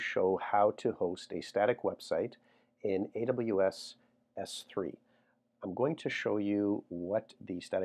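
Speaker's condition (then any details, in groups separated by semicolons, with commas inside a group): No condition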